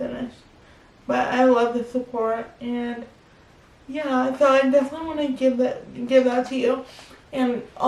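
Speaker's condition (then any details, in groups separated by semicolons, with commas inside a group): Spastic quadriplegic cerebral palsy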